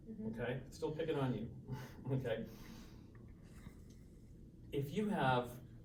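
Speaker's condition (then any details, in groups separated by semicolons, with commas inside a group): No condition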